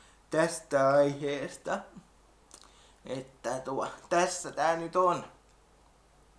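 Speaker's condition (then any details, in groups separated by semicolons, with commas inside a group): Cerebral palsy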